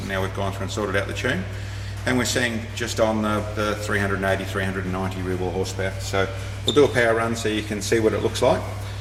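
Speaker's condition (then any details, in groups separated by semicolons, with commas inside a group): No condition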